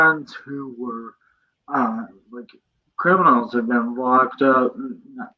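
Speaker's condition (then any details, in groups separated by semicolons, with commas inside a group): Cerebral palsy; present from birth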